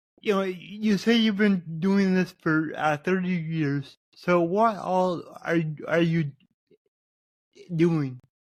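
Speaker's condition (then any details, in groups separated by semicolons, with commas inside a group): Cerebral palsy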